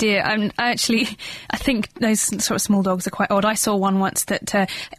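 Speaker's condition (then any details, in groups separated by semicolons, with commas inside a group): No condition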